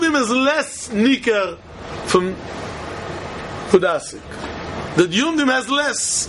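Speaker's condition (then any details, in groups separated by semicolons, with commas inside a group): No condition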